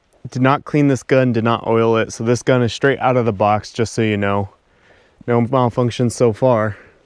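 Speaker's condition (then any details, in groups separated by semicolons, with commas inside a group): No condition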